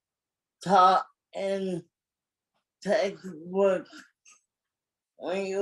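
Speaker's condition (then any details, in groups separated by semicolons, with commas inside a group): Cerebral palsy; from birth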